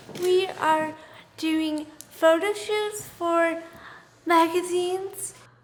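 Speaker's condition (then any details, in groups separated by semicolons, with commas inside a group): Cerebral palsy; from birth, uses walker; 18 years old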